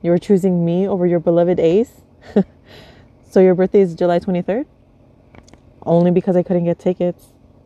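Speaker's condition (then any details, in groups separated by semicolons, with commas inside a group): No condition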